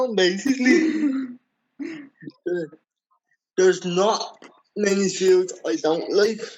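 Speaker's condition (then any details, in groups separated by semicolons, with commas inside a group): Cerebral palsy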